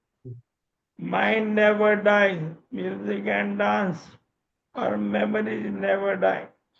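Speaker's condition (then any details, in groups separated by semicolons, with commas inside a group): ALS; speech improved a little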